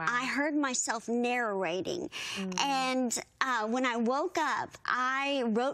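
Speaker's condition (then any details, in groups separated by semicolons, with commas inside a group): Bilateral cleft lip and palate; severe bilateral cleft lip and palate from birth, unable to nurse, not expected to hear, speak; earlier speech hard to understand, needed interpreters, strong singing voice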